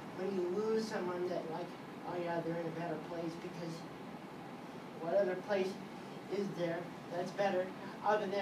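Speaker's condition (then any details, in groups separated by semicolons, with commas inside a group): Cerebral palsy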